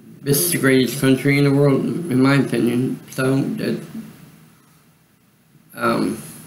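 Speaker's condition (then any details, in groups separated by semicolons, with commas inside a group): Cerebral palsy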